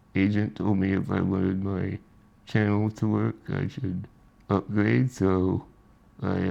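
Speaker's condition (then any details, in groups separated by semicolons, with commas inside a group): Spinal muscular atrophy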